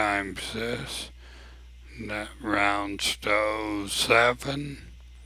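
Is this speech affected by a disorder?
Yes: ALS; abnormally slow voice.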